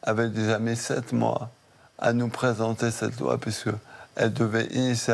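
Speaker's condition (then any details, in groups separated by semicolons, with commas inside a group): Maladie de Charcot (ALS); speaking effortful, eating affected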